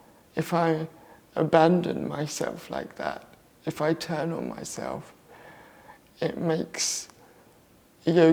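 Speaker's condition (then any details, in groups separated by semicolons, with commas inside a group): Cerebral palsy; left-sided muscle tension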